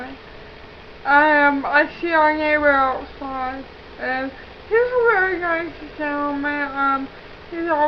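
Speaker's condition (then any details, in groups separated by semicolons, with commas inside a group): Cerebral palsy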